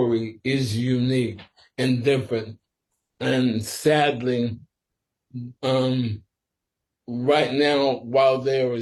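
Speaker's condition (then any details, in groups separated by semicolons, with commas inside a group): Sporadic ALS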